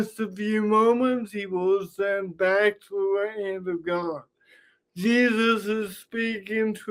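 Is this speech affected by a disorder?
Yes: cerebral palsy.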